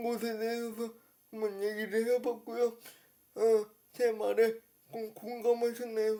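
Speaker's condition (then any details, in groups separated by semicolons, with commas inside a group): Brain lesion disability; power wheelchair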